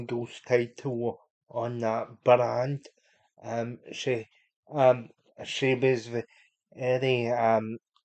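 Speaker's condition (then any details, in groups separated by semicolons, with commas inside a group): Cerebral palsy; unable to walk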